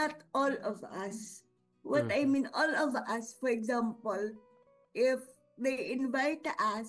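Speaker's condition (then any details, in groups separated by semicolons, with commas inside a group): Cerebral palsy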